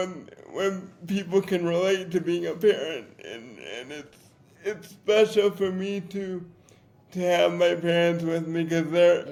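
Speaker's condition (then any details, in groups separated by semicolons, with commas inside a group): Cerebral palsy; difficult to talk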